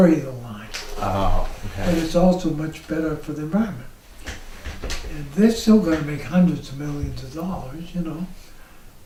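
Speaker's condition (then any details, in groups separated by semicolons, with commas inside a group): ALS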